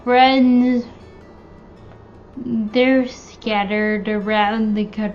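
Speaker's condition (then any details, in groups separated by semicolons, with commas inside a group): Friedreich's ataxia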